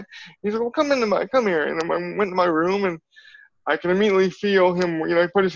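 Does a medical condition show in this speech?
Yes: cerebral palsy; from birth.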